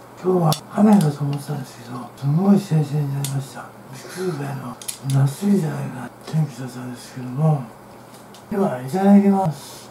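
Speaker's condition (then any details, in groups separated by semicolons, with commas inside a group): Tongue cancer, partial glossectomy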